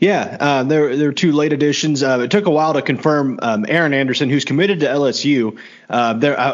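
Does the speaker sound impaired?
No.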